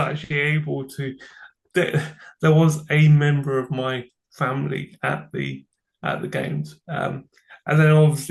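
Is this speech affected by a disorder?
Yes: cerebral palsy; from birth.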